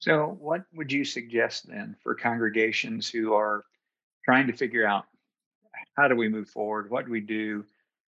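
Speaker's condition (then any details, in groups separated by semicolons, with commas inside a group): No condition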